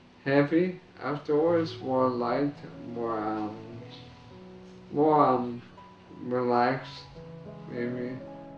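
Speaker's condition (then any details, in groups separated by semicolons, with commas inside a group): ALS; onset in finger, slightly bent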